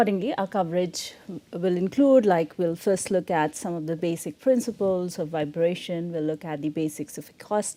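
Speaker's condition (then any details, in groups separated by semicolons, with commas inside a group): No condition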